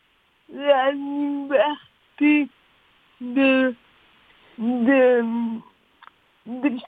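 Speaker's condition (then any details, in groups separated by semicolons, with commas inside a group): Cerebral palsy; speech affected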